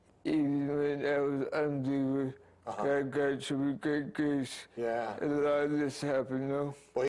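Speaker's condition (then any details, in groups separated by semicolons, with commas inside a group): Speech impairment after accident; initially no speech or movement, relearned speaking, difficulty persists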